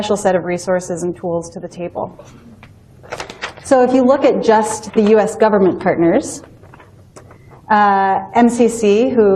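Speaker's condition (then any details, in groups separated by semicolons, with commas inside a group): No condition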